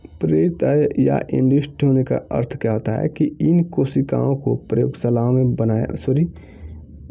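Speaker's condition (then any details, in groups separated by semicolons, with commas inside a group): No condition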